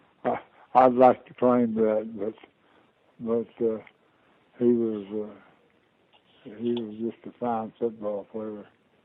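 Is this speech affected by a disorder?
Yes: Parkinson's disease.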